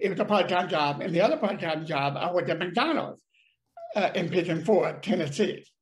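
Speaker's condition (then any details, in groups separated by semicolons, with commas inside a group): Deafness; paralysis on one side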